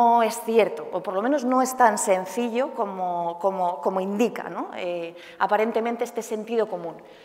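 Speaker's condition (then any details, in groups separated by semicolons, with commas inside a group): No condition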